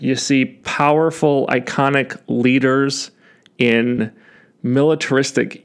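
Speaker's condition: No condition

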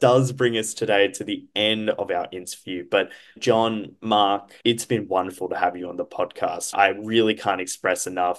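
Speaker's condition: No condition

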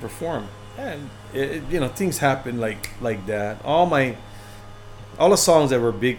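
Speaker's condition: No condition

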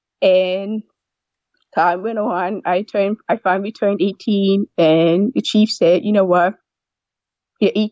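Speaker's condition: Deafness with cochlear implant; severe deafness found around age 2, hearing aids gave little benefit, cochlear implant at 7 in clinical trial; wears cochlear implant, uses adapted stethoscope with implant; years of speech therapy to age 15, childhood speech issues, now converses by speech, not sign

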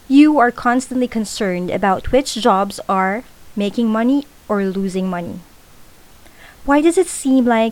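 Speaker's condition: No condition

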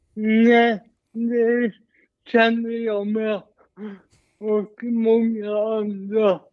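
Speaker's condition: Cerebral palsy, mild

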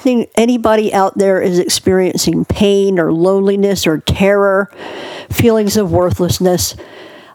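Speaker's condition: Cleft palate; born two months premature

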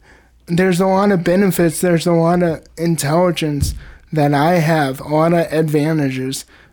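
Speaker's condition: Cerebral palsy, spastic

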